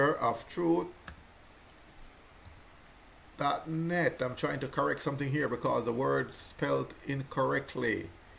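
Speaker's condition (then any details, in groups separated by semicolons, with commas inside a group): No condition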